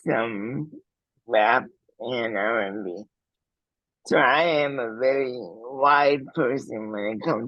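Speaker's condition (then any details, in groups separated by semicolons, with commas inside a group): Cerebral palsy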